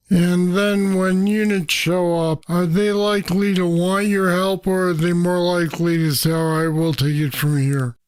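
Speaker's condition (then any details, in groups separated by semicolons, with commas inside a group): Parkinson's disease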